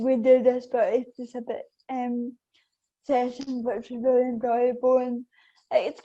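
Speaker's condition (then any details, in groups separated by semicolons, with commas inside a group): Cerebral palsy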